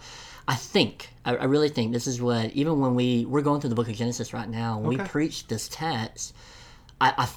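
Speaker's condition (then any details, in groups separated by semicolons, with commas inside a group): Cleft lip and palate; congenital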